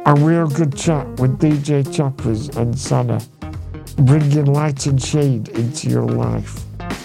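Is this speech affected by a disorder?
Yes: Duchenne muscular dystrophy; night ventilator, past punctured lung on night ventilator.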